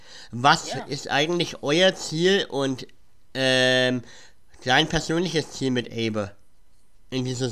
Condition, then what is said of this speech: Cleft palate. Aber dann kam ein Wechsel in ein Land, wo ich, glaube ich, wegen meiner Gaumenspalte gar nicht aussprechen kann.